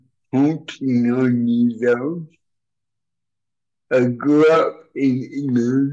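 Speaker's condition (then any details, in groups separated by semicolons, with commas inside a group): Cerebral palsy; lifelong, speech always this way, many years of speech therapy; uses VoiceIt tool with set vocabulary for one-on-one conversations, integrates with Amazon Alexa; hard for unfamiliar listeners to understand, friends and family understand, voice assistants like Siri misunderstand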